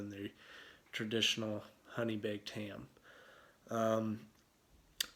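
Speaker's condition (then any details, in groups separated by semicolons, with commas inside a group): No condition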